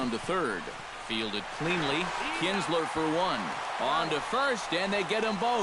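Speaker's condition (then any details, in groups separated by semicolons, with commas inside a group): No condition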